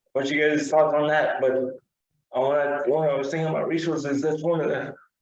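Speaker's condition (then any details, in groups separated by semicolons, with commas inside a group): Cerebral palsy, severe; wheelchair user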